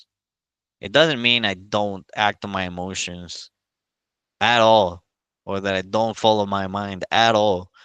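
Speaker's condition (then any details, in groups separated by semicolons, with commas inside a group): No condition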